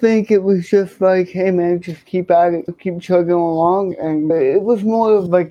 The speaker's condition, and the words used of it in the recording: Cerebral palsy. They hear my speech impediment and automatically assume that mentally challenged or people that have cerebral palsy are mentally challenged.